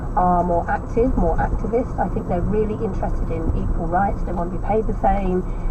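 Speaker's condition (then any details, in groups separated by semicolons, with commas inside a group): No condition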